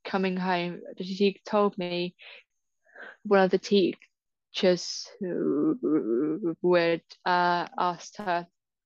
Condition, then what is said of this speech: Stuttering. But like, I think it can affect it because I am talking all day long, and that's okay.